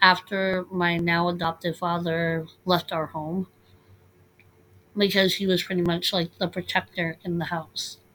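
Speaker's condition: Cleft lip and palate, unilateral cleft lip and palate; nasal air restriction

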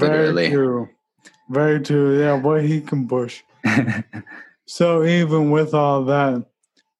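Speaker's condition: ALS; pushed in running events by Bobby

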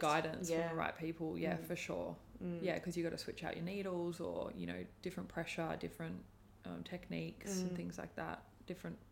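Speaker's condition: No condition

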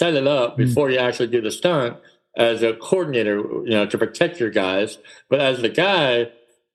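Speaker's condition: Cleft palate; multiple surgeries

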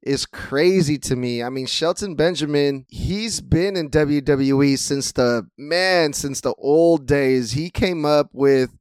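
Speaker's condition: No condition

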